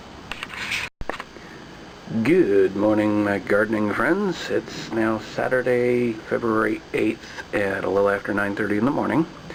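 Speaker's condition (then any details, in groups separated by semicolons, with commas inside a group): No condition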